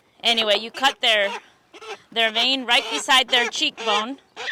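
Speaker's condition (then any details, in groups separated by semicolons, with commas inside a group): No condition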